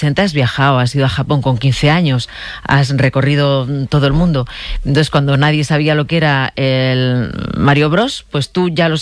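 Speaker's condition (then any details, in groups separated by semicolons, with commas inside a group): No condition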